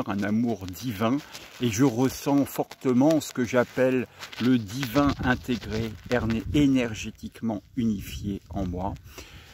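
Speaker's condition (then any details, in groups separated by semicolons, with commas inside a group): No condition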